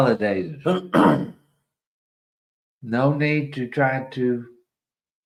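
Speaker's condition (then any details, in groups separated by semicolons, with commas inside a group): ALS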